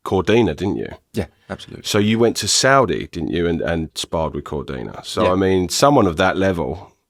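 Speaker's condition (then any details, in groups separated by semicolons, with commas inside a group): No condition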